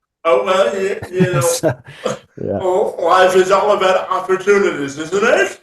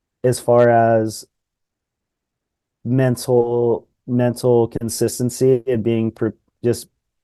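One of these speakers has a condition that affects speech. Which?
The first: cerebral palsy; present from birth.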